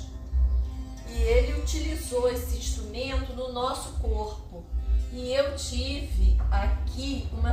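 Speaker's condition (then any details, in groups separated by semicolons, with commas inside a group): No condition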